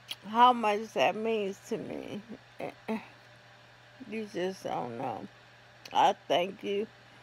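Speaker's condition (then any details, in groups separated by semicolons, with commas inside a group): ALS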